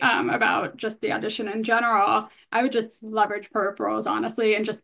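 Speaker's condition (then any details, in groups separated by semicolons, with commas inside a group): Hearing loss, bilateral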